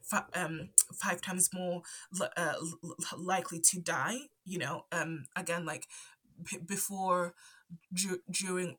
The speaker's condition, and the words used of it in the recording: Stuttering. So if you know you hear me stuttering here and there, that's why.